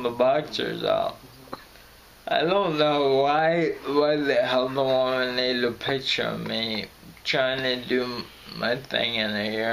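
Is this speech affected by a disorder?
Yes: Friedreich's ataxia.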